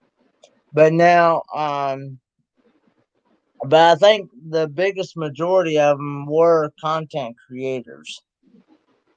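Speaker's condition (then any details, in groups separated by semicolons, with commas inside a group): Cerebral palsy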